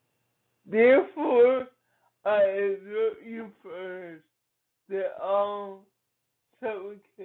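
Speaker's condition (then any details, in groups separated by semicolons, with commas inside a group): Cerebral palsy; from birth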